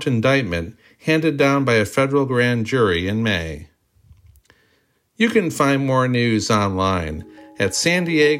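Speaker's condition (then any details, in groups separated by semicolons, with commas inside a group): No condition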